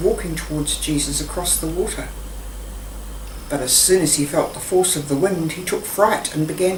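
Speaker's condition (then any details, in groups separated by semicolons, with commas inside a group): No condition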